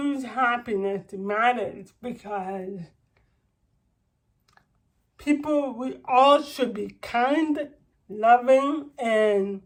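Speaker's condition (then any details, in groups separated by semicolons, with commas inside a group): Cerebral palsy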